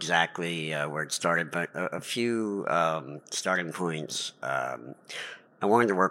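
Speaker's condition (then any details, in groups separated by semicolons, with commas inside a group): Cleft palate; lifelong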